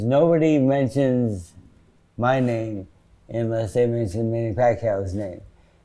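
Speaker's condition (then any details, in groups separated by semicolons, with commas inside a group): Parkinson's disease; sometimes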